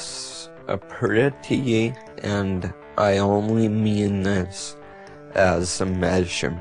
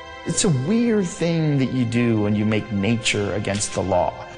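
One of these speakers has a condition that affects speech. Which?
The first: multiple sclerosis; after smoking marijuana.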